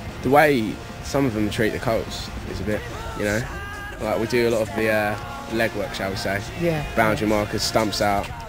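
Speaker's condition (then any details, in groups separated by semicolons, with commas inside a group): No condition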